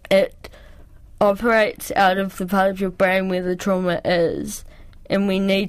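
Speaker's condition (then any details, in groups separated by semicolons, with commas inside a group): Cerebral palsy; cerebral palsy since childhood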